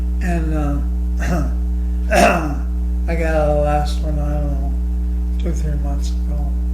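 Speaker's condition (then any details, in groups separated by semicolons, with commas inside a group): ALS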